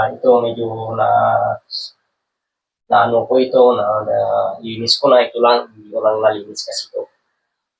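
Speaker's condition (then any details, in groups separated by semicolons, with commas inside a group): No condition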